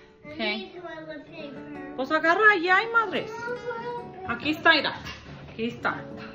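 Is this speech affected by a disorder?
No.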